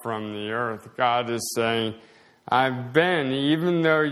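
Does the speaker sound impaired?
Yes: slowed speech, swallowing problems; progressive condition.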